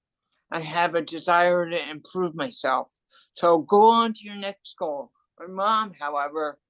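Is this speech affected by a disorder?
Yes: cerebral palsy and hearing loss; adult.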